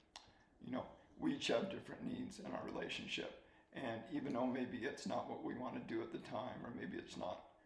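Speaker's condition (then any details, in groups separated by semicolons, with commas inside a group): ALS; soft spoken, swallowing getting harder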